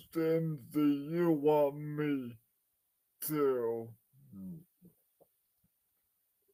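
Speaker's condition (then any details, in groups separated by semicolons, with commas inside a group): Cerebral palsy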